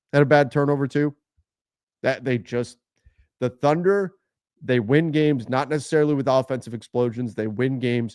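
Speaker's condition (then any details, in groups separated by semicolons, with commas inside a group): No condition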